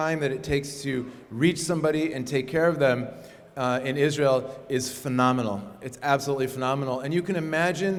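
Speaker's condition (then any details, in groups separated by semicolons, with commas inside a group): No condition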